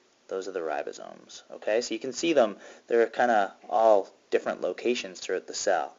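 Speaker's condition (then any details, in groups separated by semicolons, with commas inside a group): No condition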